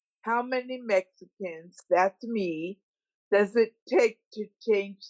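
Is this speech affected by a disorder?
Yes: multiple sclerosis; affects walking and balance, uses walking stick; frequent falls.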